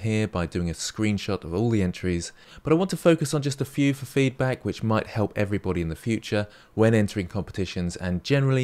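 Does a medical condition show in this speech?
No.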